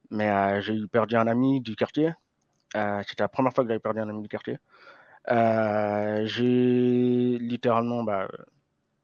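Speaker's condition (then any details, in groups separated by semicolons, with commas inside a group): Hearing impairment from birth, congenital; learned to speak at age 4, slight effect on speech noticeable now and then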